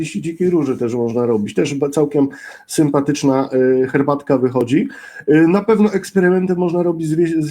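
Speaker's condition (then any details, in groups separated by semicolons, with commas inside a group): No condition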